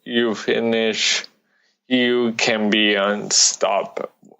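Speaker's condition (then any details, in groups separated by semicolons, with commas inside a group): Cerebral palsy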